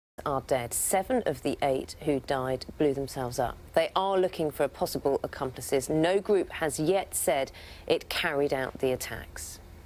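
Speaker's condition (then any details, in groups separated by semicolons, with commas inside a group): No condition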